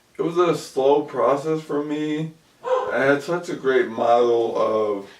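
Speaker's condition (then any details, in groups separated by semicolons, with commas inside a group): ALS; about 2 years since onset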